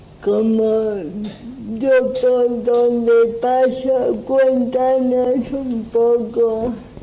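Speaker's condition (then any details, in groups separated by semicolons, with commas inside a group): Cerebral palsy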